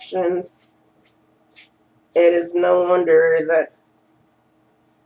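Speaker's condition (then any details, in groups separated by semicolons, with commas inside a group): Cerebral palsy; first word not said quite right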